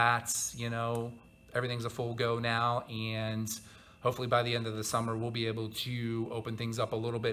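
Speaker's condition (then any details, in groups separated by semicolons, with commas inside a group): No condition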